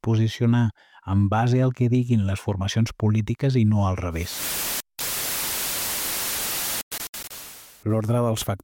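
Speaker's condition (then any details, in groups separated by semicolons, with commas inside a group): No condition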